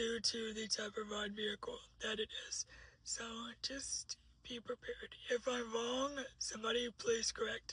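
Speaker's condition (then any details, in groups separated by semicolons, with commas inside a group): Cerebral palsy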